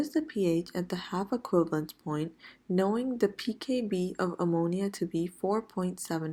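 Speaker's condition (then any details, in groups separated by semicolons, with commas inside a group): No condition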